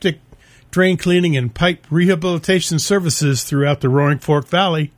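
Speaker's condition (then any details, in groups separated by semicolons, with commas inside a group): No condition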